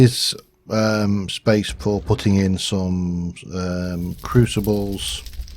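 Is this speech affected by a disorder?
No.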